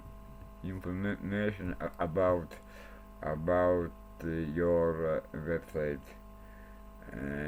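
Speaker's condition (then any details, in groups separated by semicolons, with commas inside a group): Cerebral palsy; since birth; speech not very clear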